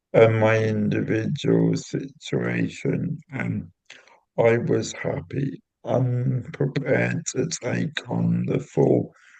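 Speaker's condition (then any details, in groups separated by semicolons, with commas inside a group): Cerebral palsy; intrathecal baclofen pump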